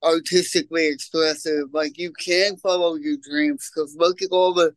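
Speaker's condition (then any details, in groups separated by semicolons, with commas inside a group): Cerebral palsy; congenital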